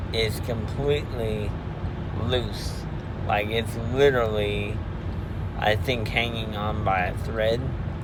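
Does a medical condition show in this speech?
Yes: spastic diplegia cerebral palsy.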